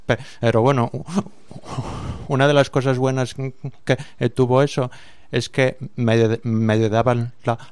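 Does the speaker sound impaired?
Yes: stuttering; blocks and repetitions, audible stuttering while speaking on radio; here repeated sounds, prolonged sounds.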